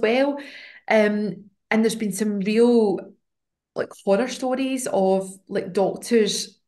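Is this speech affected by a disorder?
No.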